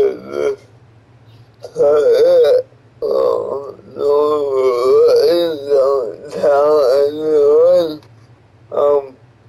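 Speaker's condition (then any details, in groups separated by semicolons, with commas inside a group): Cerebral palsy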